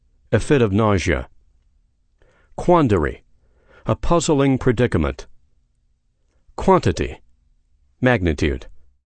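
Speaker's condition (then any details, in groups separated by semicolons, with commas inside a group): No condition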